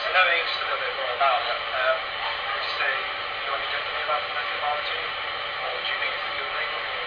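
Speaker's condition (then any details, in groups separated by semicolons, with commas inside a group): No condition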